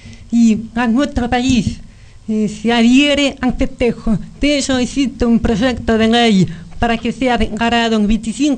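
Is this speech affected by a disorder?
Yes: profound bilateral congenital deafness; profound bilateral deafness from birth, detected near 15 months, lifelong hearing aids insufficient for speech; first cochlear implant at 27, second some years later, about 1.5 years rehabilitation, nearly 35; learned speech visually by lip reading and early reading, now perceives speech through implants.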